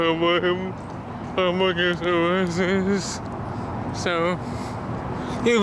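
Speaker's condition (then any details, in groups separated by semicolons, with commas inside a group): Cerebral palsy; body affected; speech disability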